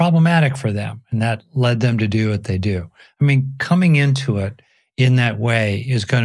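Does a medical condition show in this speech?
No.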